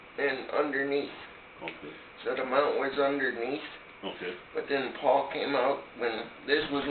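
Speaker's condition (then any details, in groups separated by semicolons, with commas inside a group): Cerebral palsy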